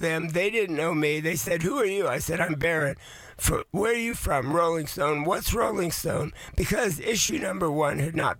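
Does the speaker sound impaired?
Yes: voice changed after vocal cord surgery; about two years since vocal cord surgery.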